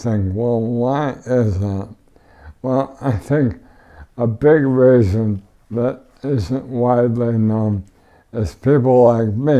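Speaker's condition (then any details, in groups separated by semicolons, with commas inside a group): ALS; tracheotomy, ventilator, wheelchair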